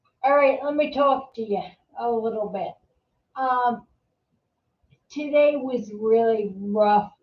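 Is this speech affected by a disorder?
Yes: multiple sclerosis; secondary progressive.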